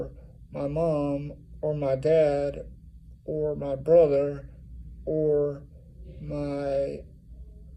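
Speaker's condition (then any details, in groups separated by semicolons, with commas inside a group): Cerebral palsy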